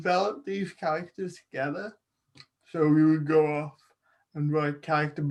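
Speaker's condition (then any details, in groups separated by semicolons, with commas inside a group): Cerebral palsy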